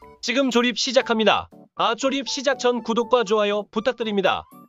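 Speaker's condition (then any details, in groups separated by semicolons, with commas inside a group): No condition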